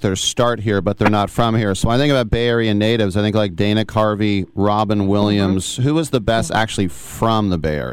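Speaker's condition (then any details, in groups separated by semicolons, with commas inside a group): No condition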